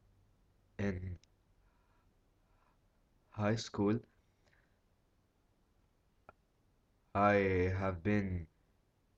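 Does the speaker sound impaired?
Yes: stuttering; almost 12 years since onset, onset around age 4; speech impediment, trying to be less covert, speaking more since senior year; here blocks.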